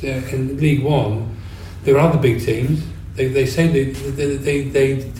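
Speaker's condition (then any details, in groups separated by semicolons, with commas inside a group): Parkinson's disease; quieter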